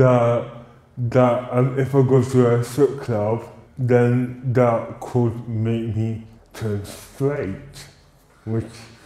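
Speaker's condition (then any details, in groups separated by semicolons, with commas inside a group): Cerebral palsy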